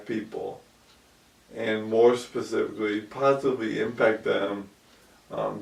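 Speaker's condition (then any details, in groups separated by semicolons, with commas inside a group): ALS; about 2 years since onset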